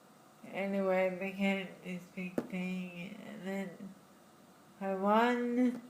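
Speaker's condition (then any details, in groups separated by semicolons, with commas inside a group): Friedreich's ataxia; diagnosed in childhood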